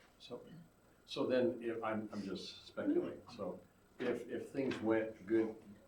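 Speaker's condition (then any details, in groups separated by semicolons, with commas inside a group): No condition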